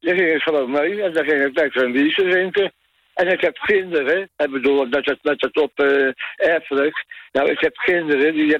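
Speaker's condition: Tongue cancer; smoked from age 14; former smoker, stopped smoking because of the cancer

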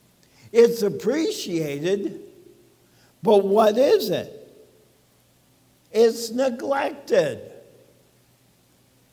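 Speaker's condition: ALS; talks funny, speech sounds abnormal

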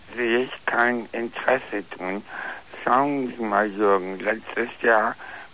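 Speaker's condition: Floor of mouth cancer; found at annual dental exam, major surgery last year, jaw affected, lost taste; about a year after surgery, jaw reconstruction with thigh bone possible, two surgical teams; speaks differently from healthy people, partly hard to understand, mute after surgery, wrote notes, relearned speaking

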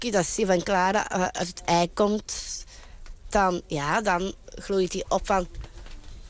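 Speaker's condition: Down syndrome; sometimes has to call out

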